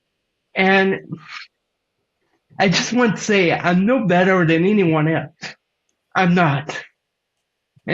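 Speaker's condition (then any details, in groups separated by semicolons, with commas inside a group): Cerebral palsy; present from birth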